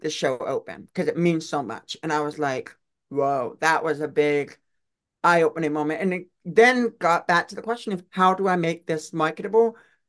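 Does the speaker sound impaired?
Yes: deaf; sign language user; uses own voice, difficulty pronouncing unfamiliar names.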